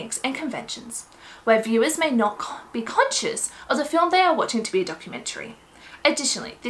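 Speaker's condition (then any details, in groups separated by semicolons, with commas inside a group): No condition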